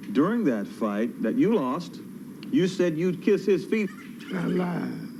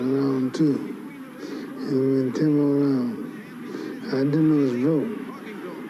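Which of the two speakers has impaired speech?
The second: Parkinson's syndrome; no tremor; sometimes slurred speech.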